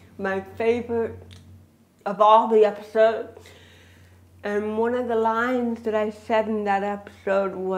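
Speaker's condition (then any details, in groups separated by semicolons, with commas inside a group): Cerebral palsy; speaking takes extra mental effort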